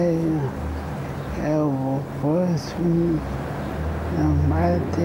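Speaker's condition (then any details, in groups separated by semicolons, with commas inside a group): ALS; practically unable to speak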